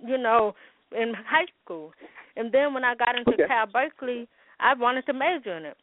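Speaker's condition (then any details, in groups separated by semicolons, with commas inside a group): Hearing loss with speech impediment, congenital; wears hearing aids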